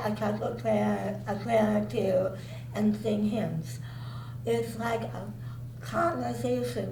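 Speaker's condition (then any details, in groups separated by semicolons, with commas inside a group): Cerebral palsy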